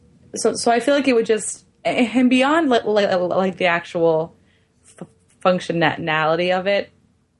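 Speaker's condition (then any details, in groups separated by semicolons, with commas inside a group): Stuttering; therapy over past 3 years: fluency shaping, stuttering modification, voluntary stuttering, subway talks with strangers; sometimes chops up words, listeners may need repetition, awkward on phone; repeated sounds, repeated words, prolonged sounds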